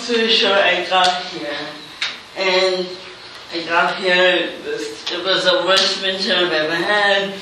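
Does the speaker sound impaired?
Yes: cerebral palsy.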